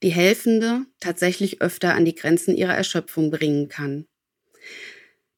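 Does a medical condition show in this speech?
No.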